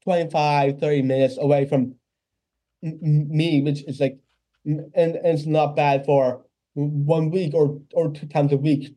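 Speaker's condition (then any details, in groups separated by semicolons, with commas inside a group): Down syndrome; congenital, lifelong; age 26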